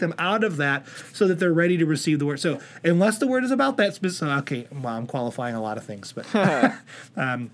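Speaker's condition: No condition

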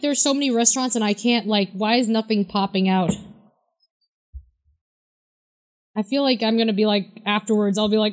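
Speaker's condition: No condition

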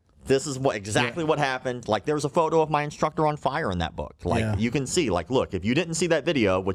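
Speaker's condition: Cleft lip and palate

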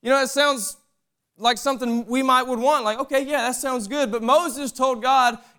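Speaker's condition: No condition

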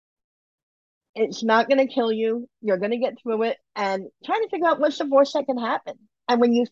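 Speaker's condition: Bilateral cleft lip and palate; congenital

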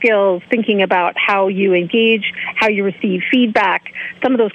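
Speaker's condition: No condition

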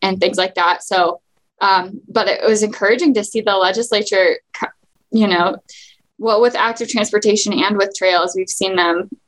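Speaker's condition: No condition

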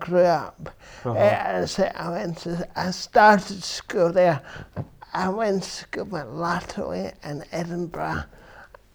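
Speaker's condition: Cerebral palsy; from birth; affects verbal speech

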